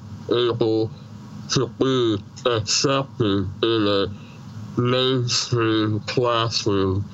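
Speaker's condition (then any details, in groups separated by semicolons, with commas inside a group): Treacher Collins syndrome, severe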